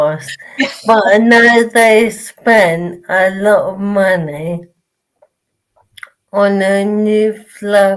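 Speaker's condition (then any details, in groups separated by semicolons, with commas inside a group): Motor neurone disease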